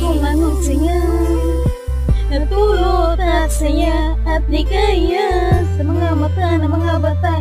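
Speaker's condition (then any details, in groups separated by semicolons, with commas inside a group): No condition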